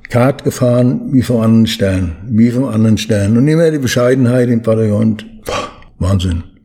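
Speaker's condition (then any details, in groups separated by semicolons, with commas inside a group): Parkinson's disease; needs much training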